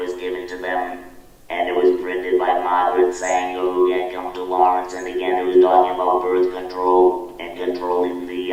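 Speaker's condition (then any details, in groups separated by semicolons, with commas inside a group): Laryngectomy; voice tires easily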